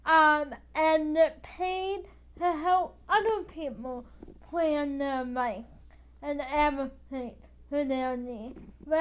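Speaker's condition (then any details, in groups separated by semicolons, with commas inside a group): Cerebral palsy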